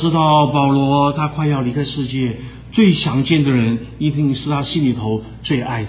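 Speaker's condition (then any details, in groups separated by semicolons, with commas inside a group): No condition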